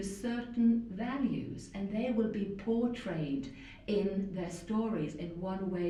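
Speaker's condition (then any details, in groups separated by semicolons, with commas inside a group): No condition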